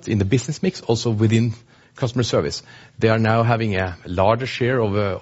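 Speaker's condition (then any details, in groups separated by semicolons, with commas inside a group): No condition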